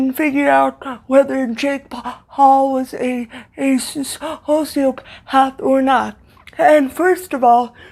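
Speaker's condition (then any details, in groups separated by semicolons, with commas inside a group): Cerebral palsy, severe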